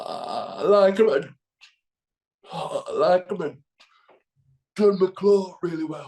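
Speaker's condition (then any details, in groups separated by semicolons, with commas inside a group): Cerebral palsy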